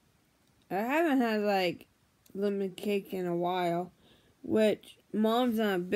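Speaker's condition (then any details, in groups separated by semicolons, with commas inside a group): Brain injury; memory problems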